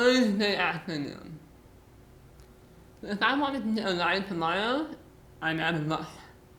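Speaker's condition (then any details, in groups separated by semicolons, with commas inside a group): Muscular dystrophy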